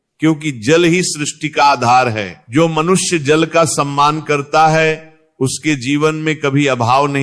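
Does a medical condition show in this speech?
No.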